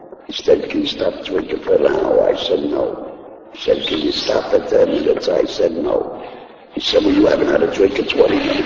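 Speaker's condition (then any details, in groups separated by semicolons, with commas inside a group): Laryngectomy; cannot talk without thumb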